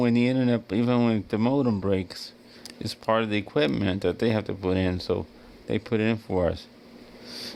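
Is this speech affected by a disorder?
Yes: cerebral palsy; wheelchair user.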